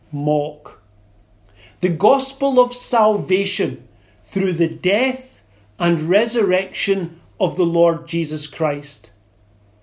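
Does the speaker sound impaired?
No.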